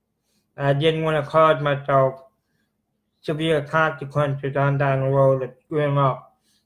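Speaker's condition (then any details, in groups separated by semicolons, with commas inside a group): Cerebral palsy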